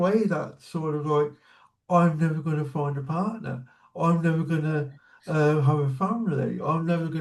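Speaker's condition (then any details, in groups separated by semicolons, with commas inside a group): Cerebral palsy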